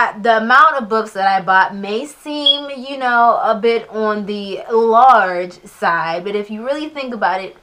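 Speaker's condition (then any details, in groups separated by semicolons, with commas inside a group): No condition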